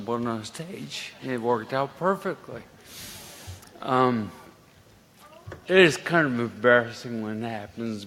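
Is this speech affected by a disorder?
Yes: ataxia; slurring and poor speech.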